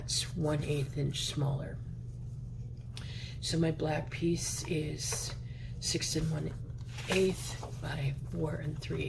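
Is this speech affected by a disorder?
No.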